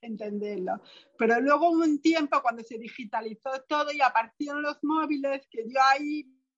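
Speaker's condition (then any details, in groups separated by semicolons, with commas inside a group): Profound bilateral hearing loss, post-meningitis profound bilateral sensorineural hearing loss; cochlear implant at 30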